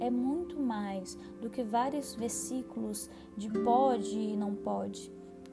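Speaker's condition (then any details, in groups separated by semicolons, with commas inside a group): No condition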